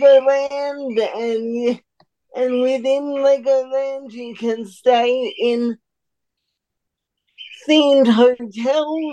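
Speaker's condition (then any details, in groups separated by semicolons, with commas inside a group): Cerebral palsy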